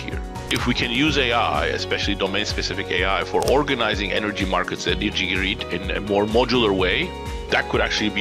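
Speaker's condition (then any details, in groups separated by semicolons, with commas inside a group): No condition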